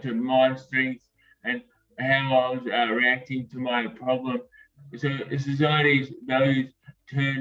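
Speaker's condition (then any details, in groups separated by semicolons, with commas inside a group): Acquired brain injury; speech gradually improving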